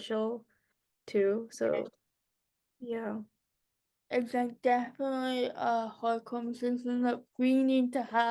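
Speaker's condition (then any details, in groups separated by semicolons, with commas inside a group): Cerebral palsy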